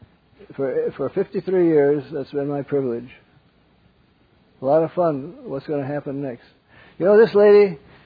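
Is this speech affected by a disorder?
Yes: Parkinson's; wakes up around 3 am, takes cold shower instead of lying awake.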